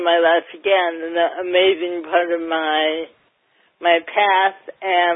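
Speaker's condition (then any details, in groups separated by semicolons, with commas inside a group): Cerebral palsy, mild; mildly affects speech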